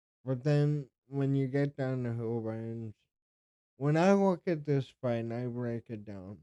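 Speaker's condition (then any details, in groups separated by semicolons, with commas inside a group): Cerebral palsy; speech affected by cerebral palsy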